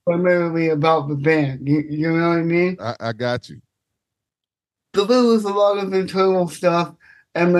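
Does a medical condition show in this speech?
Yes: cerebral palsy; self-conscious about speech.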